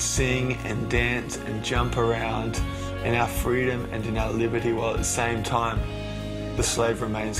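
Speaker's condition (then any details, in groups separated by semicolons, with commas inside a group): No condition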